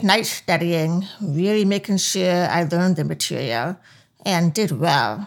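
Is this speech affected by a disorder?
Yes: profound hearing loss; profound hearing loss since childhood, hearing aids worn since childhood; still wears hearing aids; deaf accent, speech sounds like a perpetual cold, listeners may need repetition to understand.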